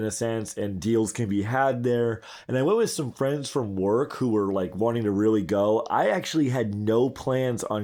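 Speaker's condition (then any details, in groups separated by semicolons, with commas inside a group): No condition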